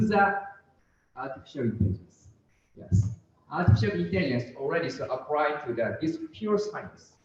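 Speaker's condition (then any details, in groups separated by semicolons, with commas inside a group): No condition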